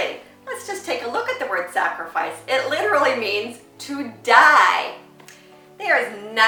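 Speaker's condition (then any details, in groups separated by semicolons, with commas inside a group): No condition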